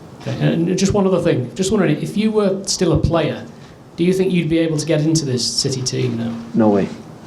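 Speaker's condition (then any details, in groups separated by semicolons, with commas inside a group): No condition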